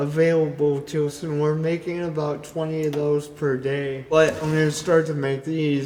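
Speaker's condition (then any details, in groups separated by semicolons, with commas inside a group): Cerebral palsy; only one hand usable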